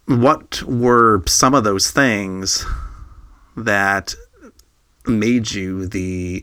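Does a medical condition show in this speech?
Yes: stuttering; onset in childhood; here prolonged sounds, blocks.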